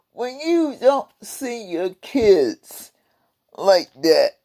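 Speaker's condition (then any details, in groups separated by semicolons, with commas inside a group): Cerebral palsy; several unnoticed strokes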